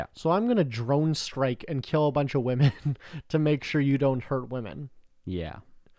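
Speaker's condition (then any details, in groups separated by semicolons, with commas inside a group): No condition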